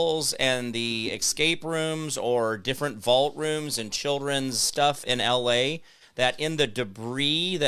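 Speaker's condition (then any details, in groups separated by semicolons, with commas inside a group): No condition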